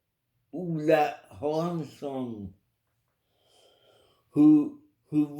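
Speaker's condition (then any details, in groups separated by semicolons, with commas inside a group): Cerebral palsy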